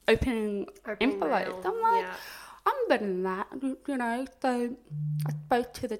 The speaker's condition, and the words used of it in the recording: Deafness. All my life, I think a lot of people mentioned or labelled me as hearing impaired because I could talk.